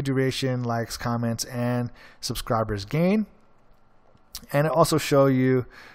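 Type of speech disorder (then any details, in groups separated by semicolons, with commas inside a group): None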